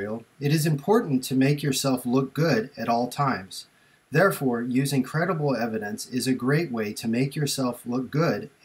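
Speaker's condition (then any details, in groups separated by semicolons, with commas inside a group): No condition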